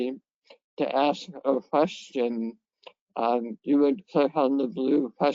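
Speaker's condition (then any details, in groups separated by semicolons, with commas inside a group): Head and neck cancer; severe dysphagia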